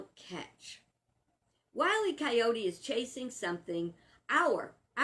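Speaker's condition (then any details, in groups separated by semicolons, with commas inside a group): No condition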